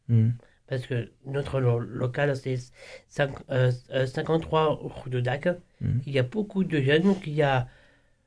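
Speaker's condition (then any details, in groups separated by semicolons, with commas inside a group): Down syndrome, trisomy 21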